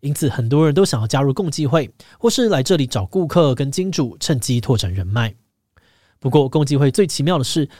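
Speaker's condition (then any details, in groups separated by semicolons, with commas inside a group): No condition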